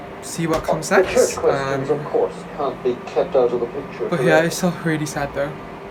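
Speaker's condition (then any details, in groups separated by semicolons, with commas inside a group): No condition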